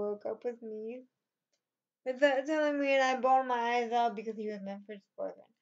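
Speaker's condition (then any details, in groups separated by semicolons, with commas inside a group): Cerebral palsy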